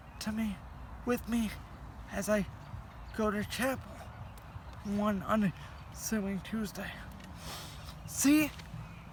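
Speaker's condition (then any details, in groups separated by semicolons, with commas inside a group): Cerebral palsy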